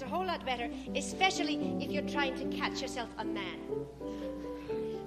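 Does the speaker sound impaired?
No.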